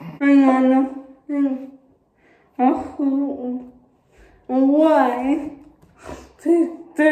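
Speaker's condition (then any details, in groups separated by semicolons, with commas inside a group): Cerebral palsy; uses feeding aid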